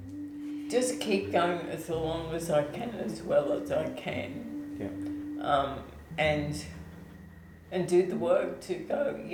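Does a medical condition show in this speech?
Yes: ALS/MND; onset foot drop.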